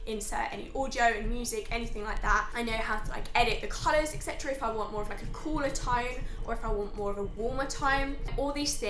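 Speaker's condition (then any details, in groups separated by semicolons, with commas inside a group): No condition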